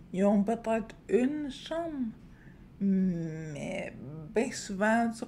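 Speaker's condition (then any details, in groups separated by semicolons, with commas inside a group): Friedreich's ataxia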